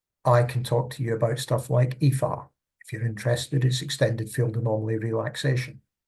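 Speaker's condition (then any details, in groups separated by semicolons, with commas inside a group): No condition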